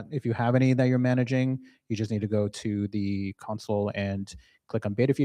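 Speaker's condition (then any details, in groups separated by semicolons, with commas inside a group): No condition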